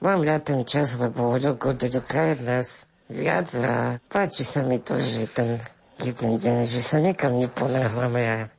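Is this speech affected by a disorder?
Yes: spinal muscular atrophy with tracheostomy; congenital progressive muscle wasting, onset early childhood, tracheostomy at age 14, ventilator breathing support; 24 years old, ventilator-assisted breathing via tracheostomy, progressive loss of ability to move; had to learn to push ventilator-delivered air up to vocal cords to speak.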